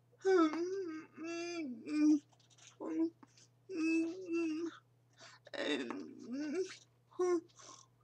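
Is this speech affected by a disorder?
Yes: cerebral palsy.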